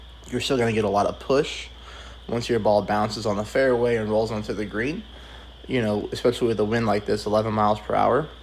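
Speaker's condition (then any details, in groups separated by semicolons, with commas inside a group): No condition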